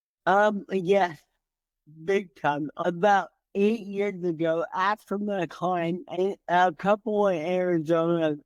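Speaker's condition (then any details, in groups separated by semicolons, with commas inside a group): Cerebral palsy; from birth, entire left side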